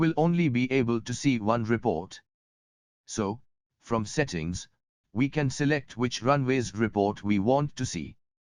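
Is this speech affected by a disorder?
No.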